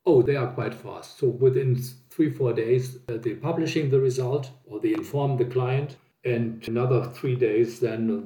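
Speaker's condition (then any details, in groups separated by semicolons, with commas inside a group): No condition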